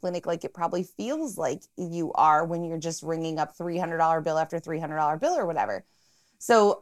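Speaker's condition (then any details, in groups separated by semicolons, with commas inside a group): No condition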